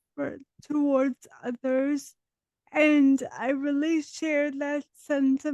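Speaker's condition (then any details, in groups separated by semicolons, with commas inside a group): Dystonia; dystonia from infancy, DBS implanted, wheelchair, head shaking, twitching; diagnosed age 10, now 33, on medication; speech impediment, noticed by others at 25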